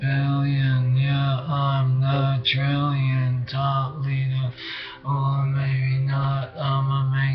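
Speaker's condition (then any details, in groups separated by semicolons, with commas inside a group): Brain injury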